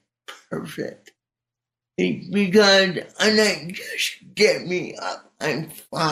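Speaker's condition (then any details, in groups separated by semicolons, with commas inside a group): Cerebral palsy; speech not affected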